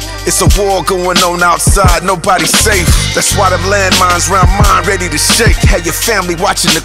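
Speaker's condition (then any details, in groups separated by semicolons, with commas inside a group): No condition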